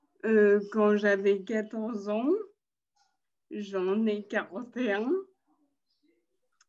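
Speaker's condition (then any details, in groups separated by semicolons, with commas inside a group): Friedreich's ataxia; diagnosed age 14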